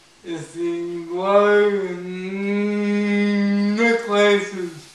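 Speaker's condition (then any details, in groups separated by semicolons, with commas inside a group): Cerebral palsy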